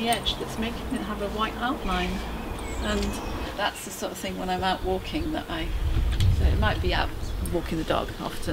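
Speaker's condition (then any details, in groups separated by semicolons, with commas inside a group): No condition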